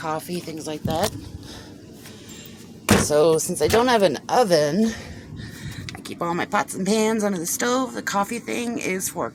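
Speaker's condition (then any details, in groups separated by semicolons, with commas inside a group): No condition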